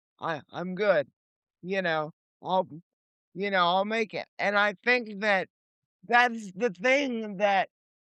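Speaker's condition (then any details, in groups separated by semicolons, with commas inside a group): Cerebral palsy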